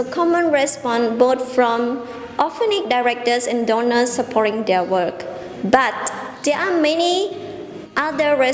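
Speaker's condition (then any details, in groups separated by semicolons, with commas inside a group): No condition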